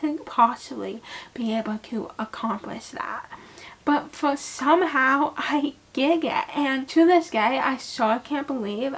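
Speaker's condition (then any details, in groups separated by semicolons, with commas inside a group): Cerebral palsy; right hemiplegia, right hand affected, prenatal stroke; had speech therapy at school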